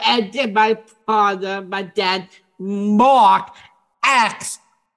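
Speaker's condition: Down syndrome; from birth, incomplete intestine, intestinal bypass surgery on day three, heart defect with two holes, congestive heart failure, open heart surgery in infancy; short phrases, some ungrammatical sentences, does public speaking, speaking engagements and podcasts

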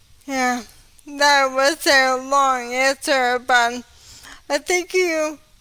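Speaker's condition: ALS; quickly progressed to walking with cane

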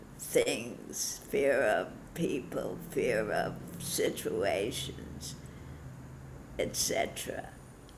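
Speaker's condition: Parkinson's disease; stopped listening to doctor after diagnosis, followed own path

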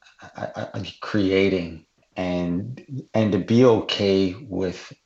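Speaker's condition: Stuttering; stuttering felt physically, syllables felt from diaphragm up to lips, gets stuck on p sound; repeated sounds, prolonged sounds, blocks

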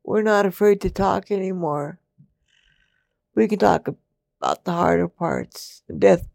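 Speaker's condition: Multiple system atrophy; planning medical aid in dying

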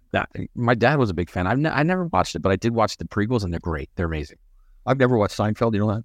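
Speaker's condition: No condition

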